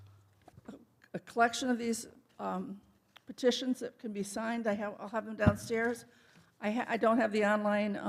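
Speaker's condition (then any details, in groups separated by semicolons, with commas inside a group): No condition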